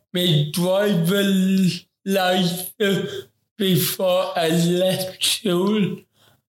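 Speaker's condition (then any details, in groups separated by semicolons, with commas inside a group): Ataxic cerebral palsy; affects coordination, movement, posture and balance; affects talking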